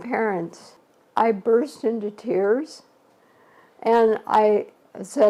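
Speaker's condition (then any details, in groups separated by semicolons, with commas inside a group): ALS; shortly after diagnosis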